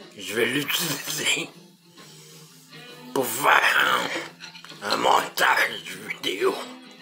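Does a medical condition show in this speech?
Yes: traumatic brain injury; surgery.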